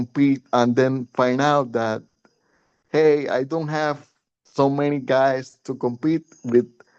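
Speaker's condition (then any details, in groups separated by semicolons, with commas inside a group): Cerebral palsy; since five months old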